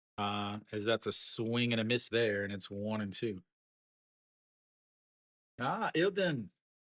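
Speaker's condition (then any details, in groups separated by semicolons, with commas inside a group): No condition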